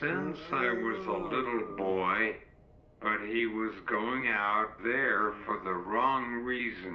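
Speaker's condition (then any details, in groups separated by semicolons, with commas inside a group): Cerebral palsy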